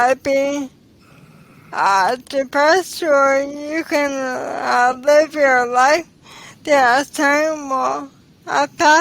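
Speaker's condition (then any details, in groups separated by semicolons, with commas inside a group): ALS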